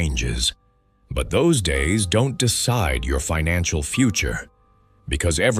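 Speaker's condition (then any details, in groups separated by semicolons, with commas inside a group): No condition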